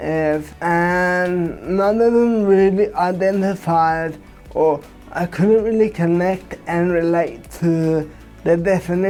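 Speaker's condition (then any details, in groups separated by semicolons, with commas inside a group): Cerebral palsy; from birth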